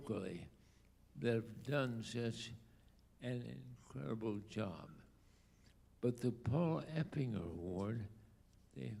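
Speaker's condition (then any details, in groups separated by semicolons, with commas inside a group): ALS; diagnosed about two years ago, late onset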